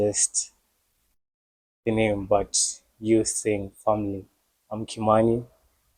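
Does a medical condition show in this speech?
No.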